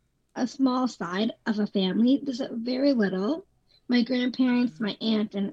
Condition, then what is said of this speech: Down syndrome. So if people don't know me, I'm a big talker.